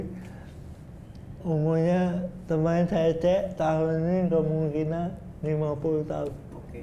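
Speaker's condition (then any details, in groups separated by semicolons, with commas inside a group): Cerebral palsy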